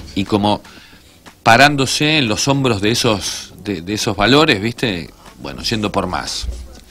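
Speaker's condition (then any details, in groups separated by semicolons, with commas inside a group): No condition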